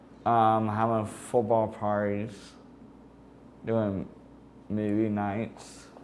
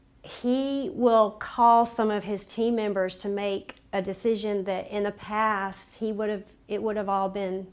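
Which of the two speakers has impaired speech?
The first: cerebral palsy; present from birth; diagnosed at age four.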